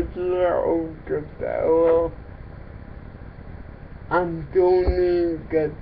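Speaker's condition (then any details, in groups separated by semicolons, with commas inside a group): Cerebral palsy; affects speech, talks differently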